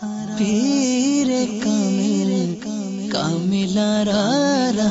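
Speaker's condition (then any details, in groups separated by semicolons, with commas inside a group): No condition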